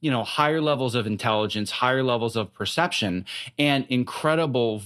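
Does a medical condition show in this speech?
No.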